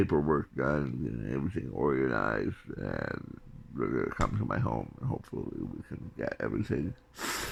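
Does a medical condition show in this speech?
Yes: tongue cancer surgery, tongue graft.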